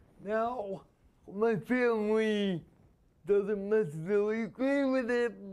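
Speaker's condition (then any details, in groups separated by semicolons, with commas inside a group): Spastic quadriplegia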